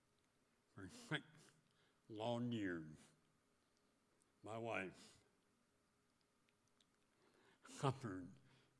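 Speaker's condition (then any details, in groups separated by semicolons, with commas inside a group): Speech impediment; 17 surgeries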